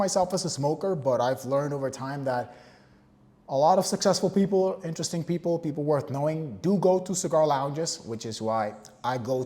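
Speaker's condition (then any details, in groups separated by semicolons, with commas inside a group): No condition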